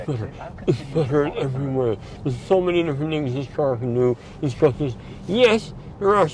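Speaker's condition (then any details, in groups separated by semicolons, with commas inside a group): Mouth cancer surgery; speech changed by surgery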